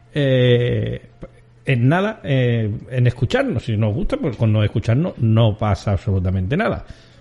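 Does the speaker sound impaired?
No.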